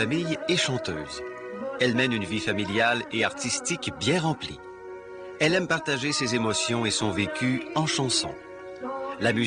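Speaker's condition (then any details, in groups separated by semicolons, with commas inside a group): No condition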